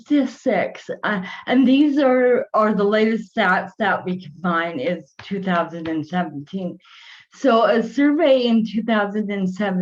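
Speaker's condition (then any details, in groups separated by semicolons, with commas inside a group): Cerebral palsy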